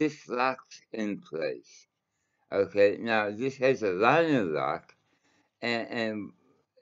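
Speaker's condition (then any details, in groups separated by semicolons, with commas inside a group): Mouth cancer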